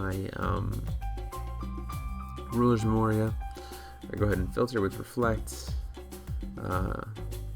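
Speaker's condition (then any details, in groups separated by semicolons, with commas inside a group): No condition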